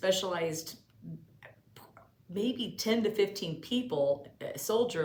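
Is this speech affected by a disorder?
No.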